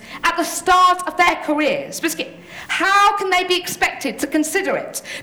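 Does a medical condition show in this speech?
Yes: Tourette syndrome; neurological, uncontrollable movements and noises called tics, several daily seizure-like ticking fits, support worker helps; frequent vocal tics throughout talk, 'hedgehog', unplanned phrases; vocal tics interrupt speech, involuntary words and phrases, ticking fits cause complete loss of speech control.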